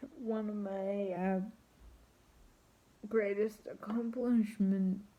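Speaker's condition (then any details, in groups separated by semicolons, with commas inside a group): Triplegic cerebral palsy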